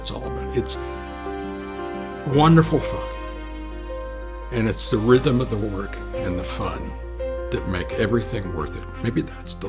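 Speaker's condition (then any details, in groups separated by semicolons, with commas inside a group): No condition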